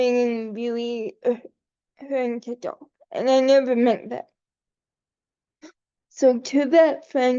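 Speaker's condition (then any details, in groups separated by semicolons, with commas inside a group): Cerebral palsy; able to articulate and speak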